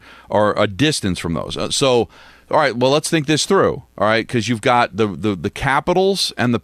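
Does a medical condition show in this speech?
No.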